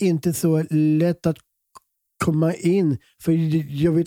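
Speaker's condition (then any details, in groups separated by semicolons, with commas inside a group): Down syndrome; 32 years with condition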